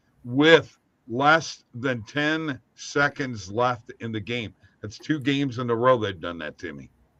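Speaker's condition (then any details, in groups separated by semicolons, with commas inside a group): No condition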